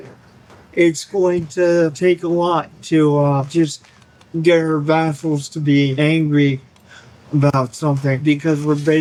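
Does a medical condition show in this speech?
Yes: cerebral palsy; only one hand usable.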